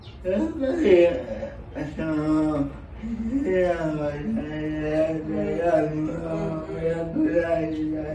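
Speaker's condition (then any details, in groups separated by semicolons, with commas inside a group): Cerebral palsy; severe, uses a wheelchair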